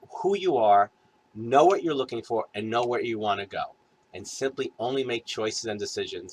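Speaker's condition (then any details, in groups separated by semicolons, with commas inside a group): No condition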